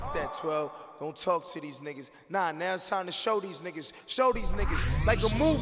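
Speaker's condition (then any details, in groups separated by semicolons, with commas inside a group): No condition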